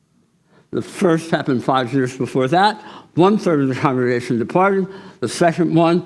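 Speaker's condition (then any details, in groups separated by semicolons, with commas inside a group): Tongue cancer surgery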